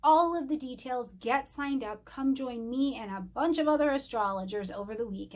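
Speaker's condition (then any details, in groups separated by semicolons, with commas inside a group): No condition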